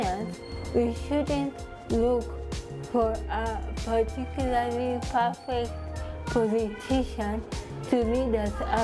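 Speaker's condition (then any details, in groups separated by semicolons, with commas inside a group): Cerebral palsy; from birth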